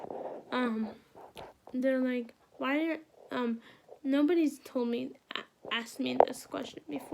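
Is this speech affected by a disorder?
Yes: cerebral palsy; sometimes stutters, forgets words, used breathing device.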